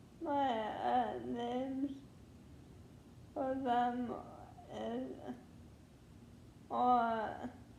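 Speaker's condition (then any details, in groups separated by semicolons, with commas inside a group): Leukodystrophy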